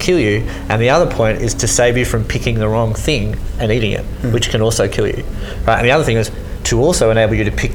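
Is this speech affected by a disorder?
Yes: cleft lip and palate; repeated hospital stays and surgeries as a baby.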